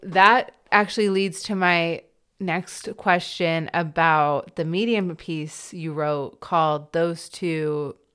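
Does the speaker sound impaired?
No.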